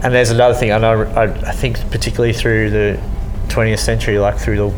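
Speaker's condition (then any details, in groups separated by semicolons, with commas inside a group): Cleft lip and palate; repeated hospital stays and surgeries as a baby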